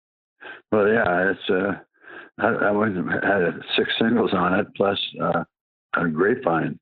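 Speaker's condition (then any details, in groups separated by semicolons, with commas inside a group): Parkinson's; past cancer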